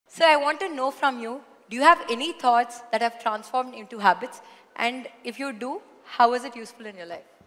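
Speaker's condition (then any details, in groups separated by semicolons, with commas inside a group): No condition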